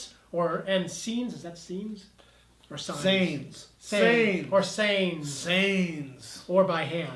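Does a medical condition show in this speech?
No.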